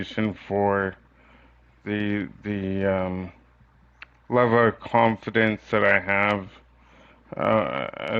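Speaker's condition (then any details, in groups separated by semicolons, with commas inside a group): Cerebral palsy; from birth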